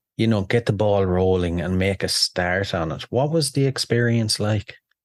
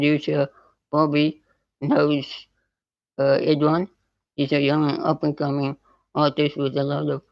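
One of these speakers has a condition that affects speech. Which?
The second: spinal muscular atrophy type 2; type 2, progressive muscle wasting.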